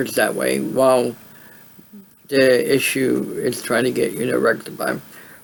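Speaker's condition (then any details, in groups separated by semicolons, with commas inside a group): Cerebral palsy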